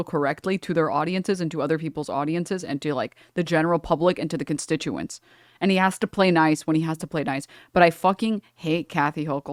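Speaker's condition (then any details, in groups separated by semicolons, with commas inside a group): No condition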